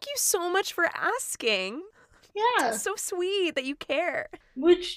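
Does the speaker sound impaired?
No.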